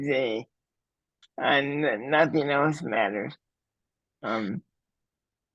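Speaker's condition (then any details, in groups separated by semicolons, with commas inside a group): Cerebral palsy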